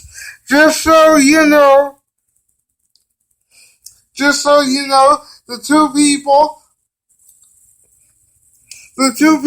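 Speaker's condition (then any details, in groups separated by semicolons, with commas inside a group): Cerebral palsy; brain damage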